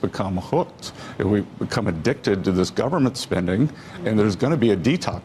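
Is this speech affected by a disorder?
No.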